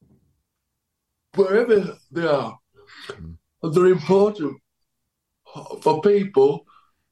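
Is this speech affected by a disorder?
Yes: cerebral palsy; cerebral palsy affecting left side.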